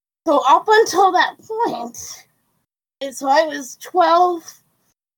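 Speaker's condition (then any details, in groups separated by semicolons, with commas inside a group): Cerebral palsy; quadriplegic, wheelchair user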